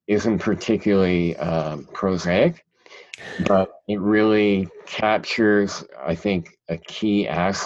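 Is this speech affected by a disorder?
Yes: cleft palate; present since childhood.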